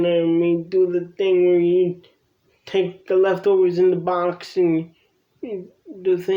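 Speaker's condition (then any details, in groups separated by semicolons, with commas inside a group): Cerebral palsy; from birth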